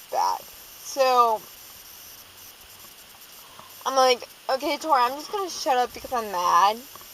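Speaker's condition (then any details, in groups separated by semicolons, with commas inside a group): Cerebral palsy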